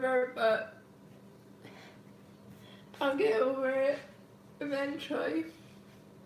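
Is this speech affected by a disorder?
Yes: cerebral palsy, mild.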